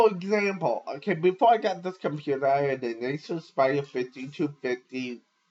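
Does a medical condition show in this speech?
Yes: cerebral palsy.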